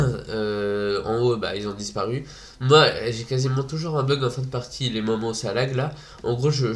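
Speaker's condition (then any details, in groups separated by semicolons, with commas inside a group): No condition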